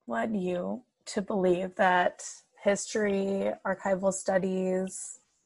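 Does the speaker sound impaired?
No.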